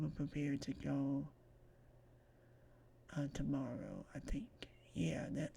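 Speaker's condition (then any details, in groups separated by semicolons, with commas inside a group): Myasthenia gravis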